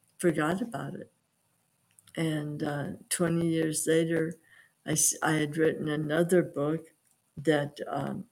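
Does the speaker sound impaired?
Yes: aphasia; voice affected, worse when overly tired, former radio voice lost, host says sounds fine.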